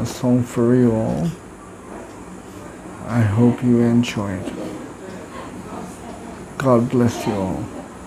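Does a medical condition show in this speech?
Yes: cerebral palsy.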